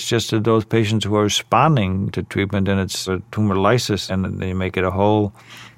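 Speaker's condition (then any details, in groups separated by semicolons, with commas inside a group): No condition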